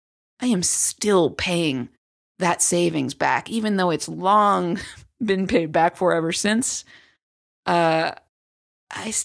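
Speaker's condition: No condition

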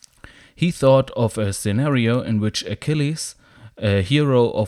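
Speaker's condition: No condition

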